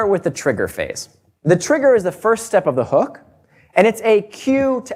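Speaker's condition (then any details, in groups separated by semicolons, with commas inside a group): No condition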